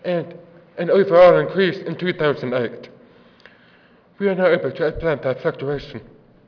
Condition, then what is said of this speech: Deafness. I realize I have an accent.